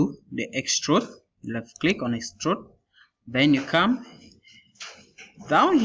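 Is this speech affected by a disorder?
No.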